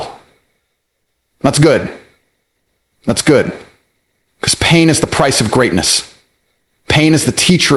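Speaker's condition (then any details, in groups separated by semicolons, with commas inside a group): No condition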